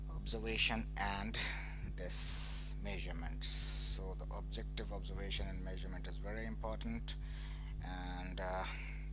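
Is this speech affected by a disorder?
No.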